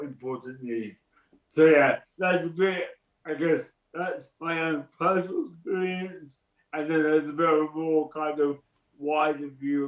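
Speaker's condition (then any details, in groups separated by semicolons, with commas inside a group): Cerebral palsy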